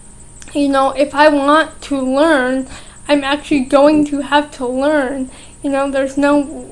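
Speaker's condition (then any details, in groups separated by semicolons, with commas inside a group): Cerebral palsy, mild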